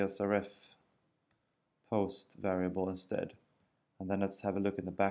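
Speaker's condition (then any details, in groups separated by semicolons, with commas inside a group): No condition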